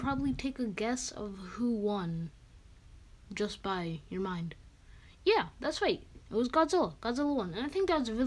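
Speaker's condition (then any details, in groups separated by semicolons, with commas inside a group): No condition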